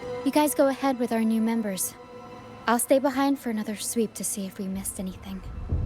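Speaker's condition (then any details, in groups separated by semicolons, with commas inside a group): No condition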